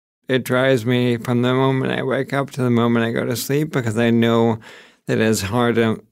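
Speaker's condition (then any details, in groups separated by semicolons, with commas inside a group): ALS; progressing slowly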